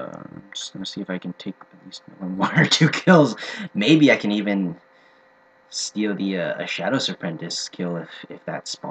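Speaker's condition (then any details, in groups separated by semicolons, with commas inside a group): No condition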